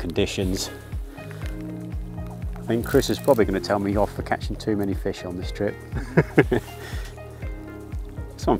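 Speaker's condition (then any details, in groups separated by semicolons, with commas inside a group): No condition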